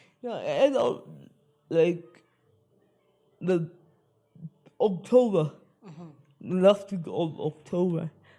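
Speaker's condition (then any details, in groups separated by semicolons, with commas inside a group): Spastic cerebral palsy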